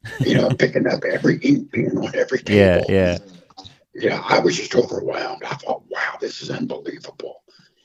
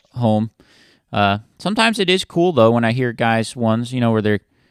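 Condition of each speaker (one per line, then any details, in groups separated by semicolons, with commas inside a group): Throat cancer, half voicebox, partial laryngectomy; half of voicebox removed; about three years since cancer; voice affected
No condition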